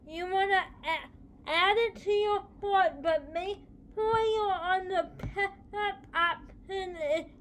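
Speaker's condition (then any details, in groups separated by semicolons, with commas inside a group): Cerebral palsy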